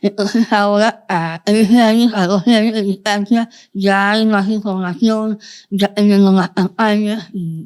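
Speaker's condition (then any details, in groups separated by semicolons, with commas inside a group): Moebius syndrome, congenital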